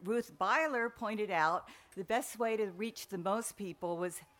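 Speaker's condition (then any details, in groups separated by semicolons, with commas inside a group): No condition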